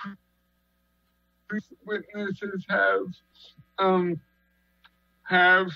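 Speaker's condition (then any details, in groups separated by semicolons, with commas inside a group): Cerebral palsy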